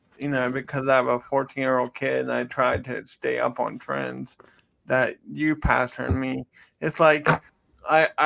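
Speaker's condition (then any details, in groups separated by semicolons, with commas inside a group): Cerebral palsy; from birth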